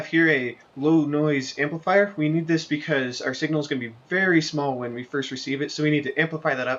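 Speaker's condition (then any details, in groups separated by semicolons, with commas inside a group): No condition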